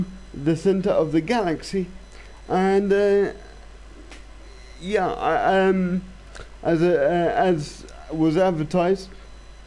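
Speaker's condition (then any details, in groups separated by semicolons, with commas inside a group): Cerebral palsy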